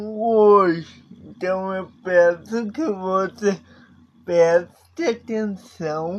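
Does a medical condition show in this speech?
Yes: paralysis.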